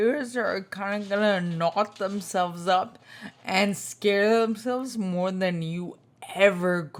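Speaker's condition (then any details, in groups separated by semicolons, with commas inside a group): Spinocerebellar ataxia type 2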